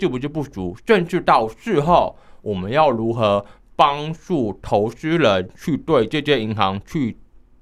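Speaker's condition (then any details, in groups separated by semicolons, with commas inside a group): Hearing impairment, high-frequency hearing loss, mild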